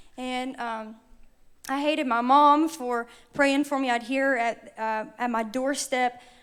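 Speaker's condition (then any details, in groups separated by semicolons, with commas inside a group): No condition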